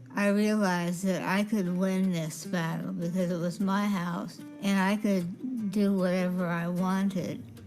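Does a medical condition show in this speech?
Yes: Parkinson's disease.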